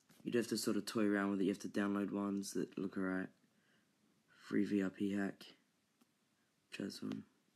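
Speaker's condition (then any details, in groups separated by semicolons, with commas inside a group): No condition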